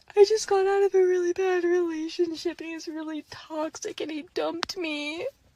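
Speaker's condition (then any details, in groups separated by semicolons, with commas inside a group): No condition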